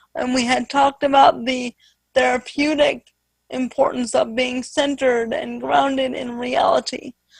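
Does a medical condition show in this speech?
Yes: spastic quadriplegic cerebral palsy.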